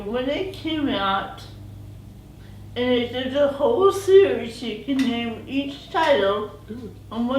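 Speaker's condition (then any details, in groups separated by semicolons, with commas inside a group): Cerebral palsy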